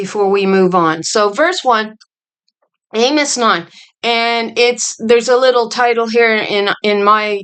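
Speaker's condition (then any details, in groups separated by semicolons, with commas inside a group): No condition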